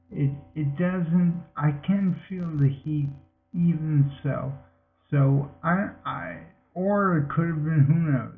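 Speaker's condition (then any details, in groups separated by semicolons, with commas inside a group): Multiple sclerosis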